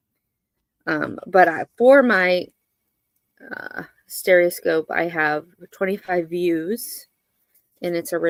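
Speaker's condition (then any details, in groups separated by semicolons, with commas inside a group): No condition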